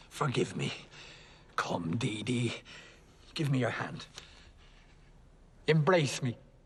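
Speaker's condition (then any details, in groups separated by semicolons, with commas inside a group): No condition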